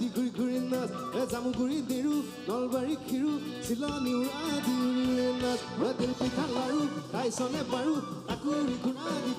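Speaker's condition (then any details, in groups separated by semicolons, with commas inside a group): No condition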